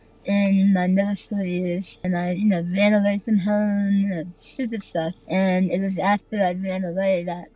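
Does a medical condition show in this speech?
Yes: tongue removal for cancer; entire tongue removed.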